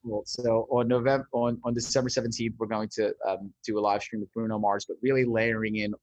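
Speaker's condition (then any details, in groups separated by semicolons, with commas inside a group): No condition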